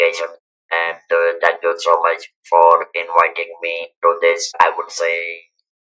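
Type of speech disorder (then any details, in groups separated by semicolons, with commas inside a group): Electrolarynx speech; throat cancer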